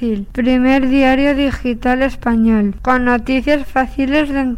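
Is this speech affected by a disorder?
Yes: Down syndrome; trisomy 21, extra chromosome, 47 chromosomes instead of 46, from birth.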